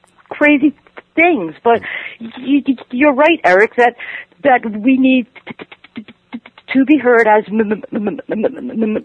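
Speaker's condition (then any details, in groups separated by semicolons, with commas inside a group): Stuttering; stuttering at ages 10 to 15; ongoing stuttering, attends NSA stuttering conferences; stays with stutter rather than changing words, speech tools mentally exhausting, hard to focus on message; repeated sounds, repeated words, prolonged sounds, blocks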